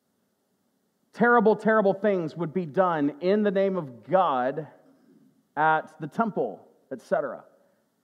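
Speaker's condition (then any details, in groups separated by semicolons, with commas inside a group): No condition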